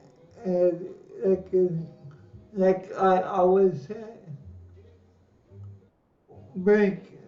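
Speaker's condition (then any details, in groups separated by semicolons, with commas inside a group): Cerebral palsy; lifelong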